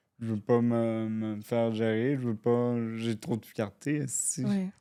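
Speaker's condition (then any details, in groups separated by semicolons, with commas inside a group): Cerebral palsy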